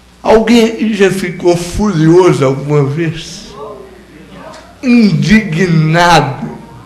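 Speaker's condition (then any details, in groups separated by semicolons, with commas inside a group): Cerebral palsy; no speech as child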